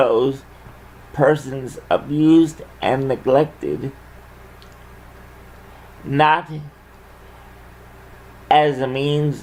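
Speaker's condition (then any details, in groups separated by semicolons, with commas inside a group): Cerebral palsy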